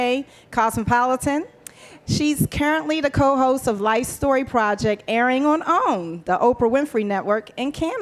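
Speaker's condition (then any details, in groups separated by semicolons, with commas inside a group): No condition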